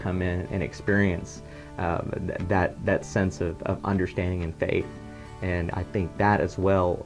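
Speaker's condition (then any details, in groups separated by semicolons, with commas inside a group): No condition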